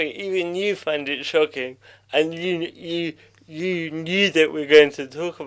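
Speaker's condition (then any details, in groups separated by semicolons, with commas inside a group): Cerebral palsy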